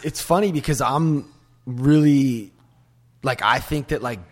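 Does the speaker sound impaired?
No.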